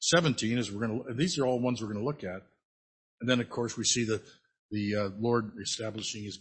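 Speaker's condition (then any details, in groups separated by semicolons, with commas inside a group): No condition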